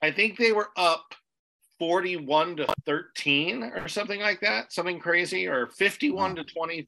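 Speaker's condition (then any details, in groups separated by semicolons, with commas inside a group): No condition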